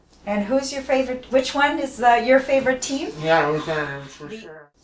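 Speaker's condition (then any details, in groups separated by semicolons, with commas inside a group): No condition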